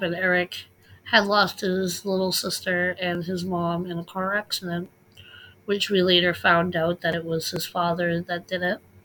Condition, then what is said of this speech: Cleft palate. All you're going to hear is me, like, wheezing or breathing heavy.